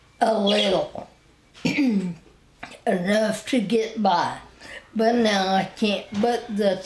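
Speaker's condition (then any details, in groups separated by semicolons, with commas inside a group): Spinal ataxia; wheelchair user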